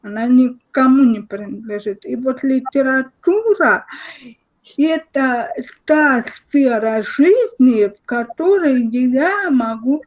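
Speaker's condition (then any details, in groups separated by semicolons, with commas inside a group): Cerebral palsy, spastic diplegia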